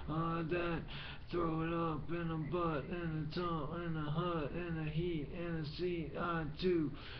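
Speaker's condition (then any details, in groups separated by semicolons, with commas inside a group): Brain injury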